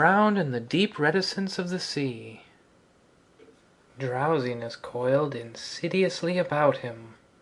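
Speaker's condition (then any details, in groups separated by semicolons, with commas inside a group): No condition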